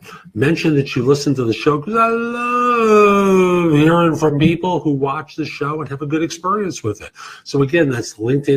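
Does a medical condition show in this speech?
No.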